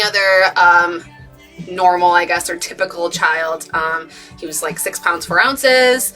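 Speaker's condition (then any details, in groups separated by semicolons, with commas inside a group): No condition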